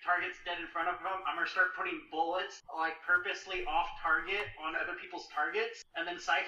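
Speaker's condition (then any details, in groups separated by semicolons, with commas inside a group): No condition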